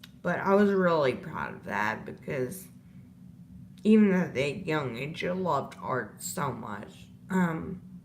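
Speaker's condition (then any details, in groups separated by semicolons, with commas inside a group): Disability causing slurred speech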